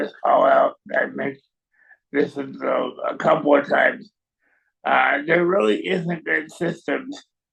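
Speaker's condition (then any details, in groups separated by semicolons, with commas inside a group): Cerebral palsy; long-term services and supports; voice may sound raised or yelling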